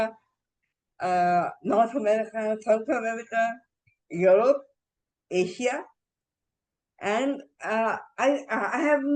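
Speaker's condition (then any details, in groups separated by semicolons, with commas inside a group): Encephalitis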